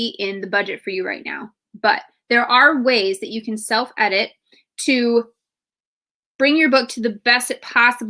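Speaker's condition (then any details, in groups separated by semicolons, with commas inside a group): No condition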